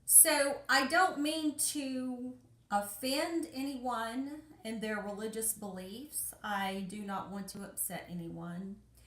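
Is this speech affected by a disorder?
No.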